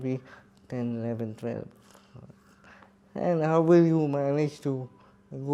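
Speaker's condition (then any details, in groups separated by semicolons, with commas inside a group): Cerebral palsy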